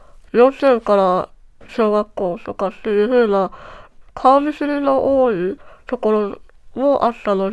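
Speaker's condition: Treacher Collins syndrome, cleft palate

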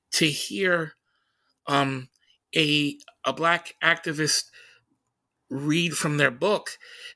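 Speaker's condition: Stutter; blocks

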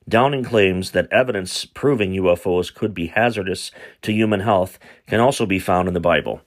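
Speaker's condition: No condition

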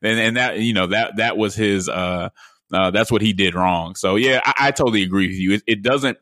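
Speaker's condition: No condition

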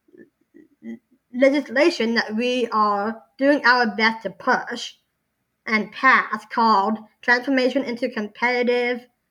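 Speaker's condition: Down syndrome

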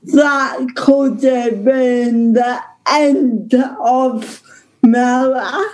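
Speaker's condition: Ataxic cerebral palsy; no breathing for 17 minutes

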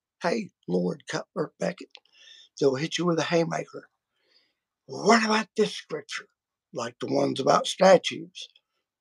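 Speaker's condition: Vocal cord surgery; including laser treatment

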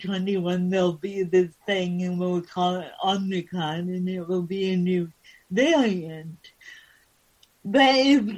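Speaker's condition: Cerebral palsy

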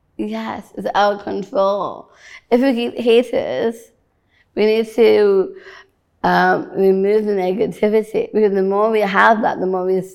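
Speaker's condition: Down syndrome

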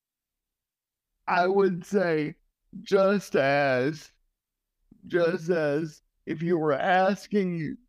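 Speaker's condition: Cerebral palsy

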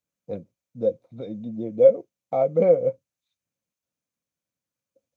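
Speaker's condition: Speech impediment; cerebral palsy considered but did not fit

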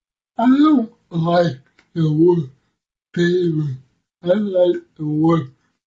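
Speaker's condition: Cerebral palsy; affects muscle movement, intellect unaffected; audiences initially unsure they can understand speech, speech described as hard to understand

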